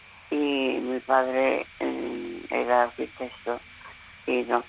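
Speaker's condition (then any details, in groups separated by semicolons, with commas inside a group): Parkinson's disease; forgets names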